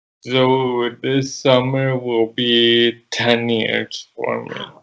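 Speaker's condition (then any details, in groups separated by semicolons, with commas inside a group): Cerebral palsy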